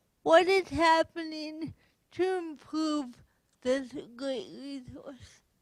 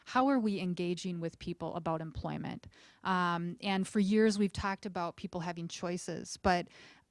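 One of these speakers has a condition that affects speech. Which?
The first: cerebral palsy; from birth.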